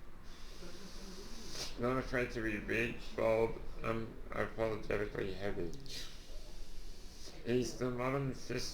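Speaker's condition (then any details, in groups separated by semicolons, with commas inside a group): Duchenne muscular dystrophy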